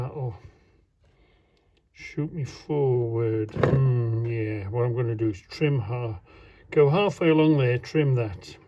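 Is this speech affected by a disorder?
No.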